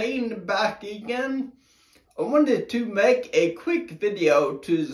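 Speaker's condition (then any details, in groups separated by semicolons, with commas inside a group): Brain injury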